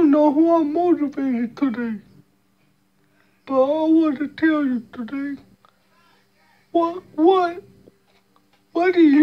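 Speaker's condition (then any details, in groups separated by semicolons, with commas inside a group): Cerebral palsy; speech hard to understand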